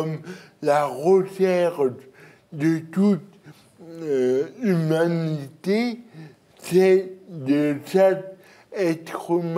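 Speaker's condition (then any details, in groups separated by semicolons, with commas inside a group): Cerebral palsy; birth injury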